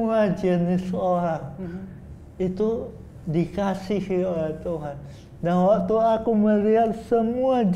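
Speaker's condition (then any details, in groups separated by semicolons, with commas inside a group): Cerebral palsy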